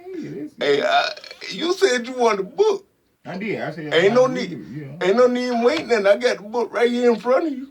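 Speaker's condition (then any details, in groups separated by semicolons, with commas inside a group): Spastic quadriplegic cerebral palsy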